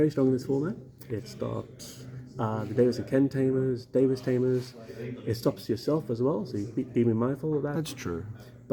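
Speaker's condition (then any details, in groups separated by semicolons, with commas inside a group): No condition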